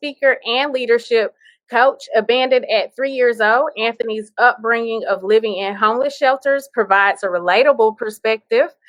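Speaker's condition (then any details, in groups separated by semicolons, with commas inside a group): No condition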